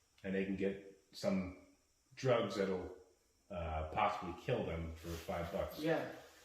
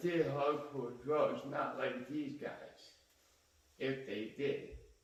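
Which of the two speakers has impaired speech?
The second: cerebral palsy; cerebral palsy, congenital, diagnosed around age six; visible tremors, medication reduced shaking.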